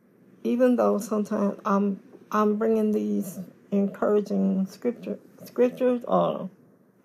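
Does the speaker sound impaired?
Yes: cerebral palsy; confined to wheelchair.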